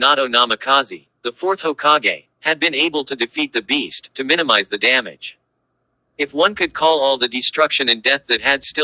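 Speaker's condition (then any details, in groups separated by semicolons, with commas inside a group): No condition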